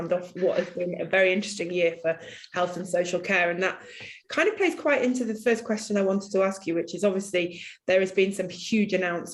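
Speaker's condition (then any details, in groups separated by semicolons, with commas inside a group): No condition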